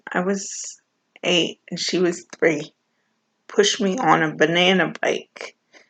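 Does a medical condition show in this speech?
Yes: cerebral palsy.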